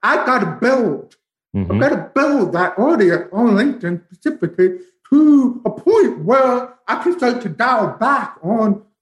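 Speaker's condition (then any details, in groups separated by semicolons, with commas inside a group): Profound deafness, bilateral, from spinal meningitis; onset about 18 months old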